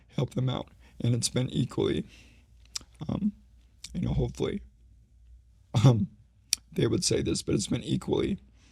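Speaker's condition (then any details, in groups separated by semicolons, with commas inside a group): ALS; slowly progressing form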